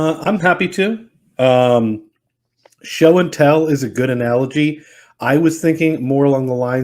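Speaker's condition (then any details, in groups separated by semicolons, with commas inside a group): No condition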